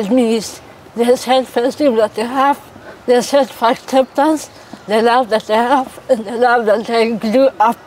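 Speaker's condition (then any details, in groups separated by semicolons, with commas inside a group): Cerebral palsy; from birth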